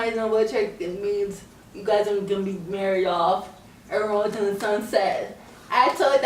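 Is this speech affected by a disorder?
Yes: cerebral palsy.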